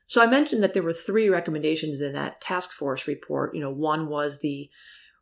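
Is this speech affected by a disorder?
No.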